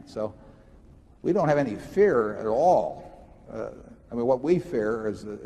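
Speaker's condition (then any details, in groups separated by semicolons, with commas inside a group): No condition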